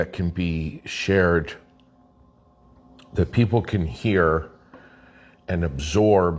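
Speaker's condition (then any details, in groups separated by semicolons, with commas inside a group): No condition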